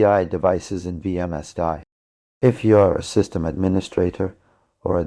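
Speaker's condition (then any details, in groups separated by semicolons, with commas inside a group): No condition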